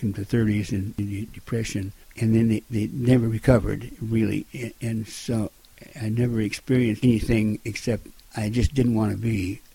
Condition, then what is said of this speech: Stuttering. I'm not talking very good now, I admit that.